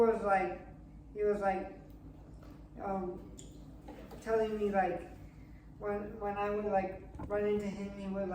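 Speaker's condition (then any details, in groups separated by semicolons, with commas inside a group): Cerebral palsy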